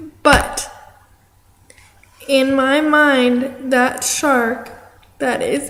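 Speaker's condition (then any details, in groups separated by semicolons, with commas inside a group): Cerebral palsy; affects arm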